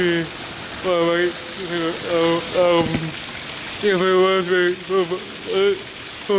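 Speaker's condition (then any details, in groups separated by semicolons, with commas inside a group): Cerebral palsy; speech disability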